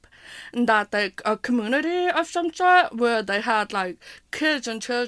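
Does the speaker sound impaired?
Yes: hearing impairment with speech impairment; attended deaf camp in childhood; does not sound like others, speech and hearing impairments sometimes affect talking.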